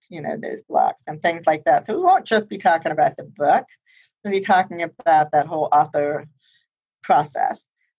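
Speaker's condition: Profound hearing loss, congenital, high-frequency

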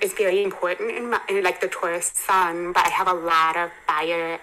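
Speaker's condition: Hearing impairment, congenital, bilateral cochlear implants

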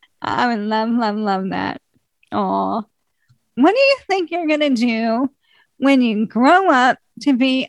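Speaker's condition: ALS; feeding tube not yet used

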